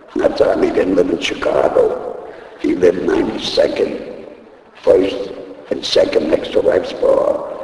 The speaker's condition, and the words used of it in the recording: Laryngectomy. So I got, when I got had an operation, they took my voice box out.